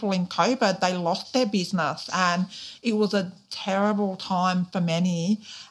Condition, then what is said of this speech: Deafness. You are lip reading my questions, and you are signing at the same time to help yourself to stay on track and answer the questions.